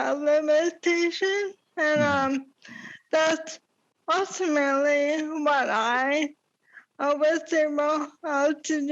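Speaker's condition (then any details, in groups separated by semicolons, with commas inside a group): ALS; about 8 years since diagnosis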